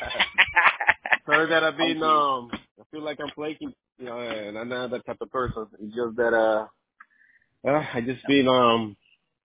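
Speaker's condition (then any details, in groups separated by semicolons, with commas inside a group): No condition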